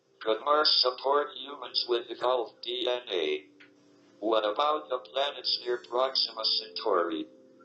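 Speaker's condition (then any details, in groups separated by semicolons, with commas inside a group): ALS, speech-generating device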